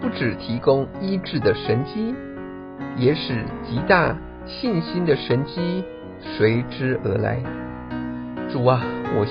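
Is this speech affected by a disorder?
No.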